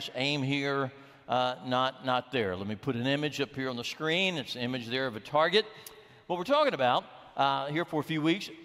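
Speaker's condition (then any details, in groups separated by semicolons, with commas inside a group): No condition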